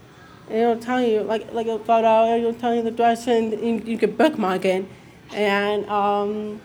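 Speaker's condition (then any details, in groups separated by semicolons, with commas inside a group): Deafness; mix of speech and sign growing up, signs with family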